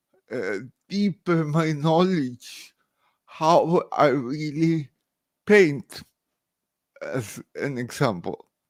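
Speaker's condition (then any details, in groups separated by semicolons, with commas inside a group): Cerebral palsy, severe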